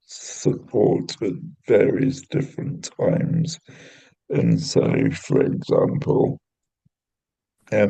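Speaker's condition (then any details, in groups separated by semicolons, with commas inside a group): Cerebral palsy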